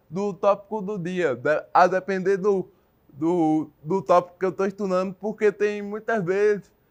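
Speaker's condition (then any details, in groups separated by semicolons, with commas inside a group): Cerebral palsy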